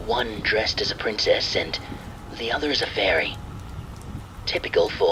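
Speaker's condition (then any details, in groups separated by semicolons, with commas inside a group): No condition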